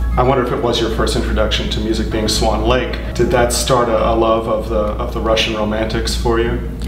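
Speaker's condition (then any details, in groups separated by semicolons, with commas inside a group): No condition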